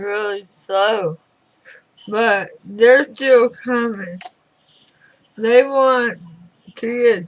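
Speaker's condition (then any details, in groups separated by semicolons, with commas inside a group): Throat cancer radiation damage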